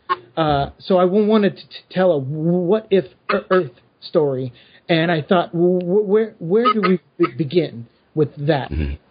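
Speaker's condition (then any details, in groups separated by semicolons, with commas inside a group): Stutter; noticeable enough that listeners might mistake it for audio problems; repeated sounds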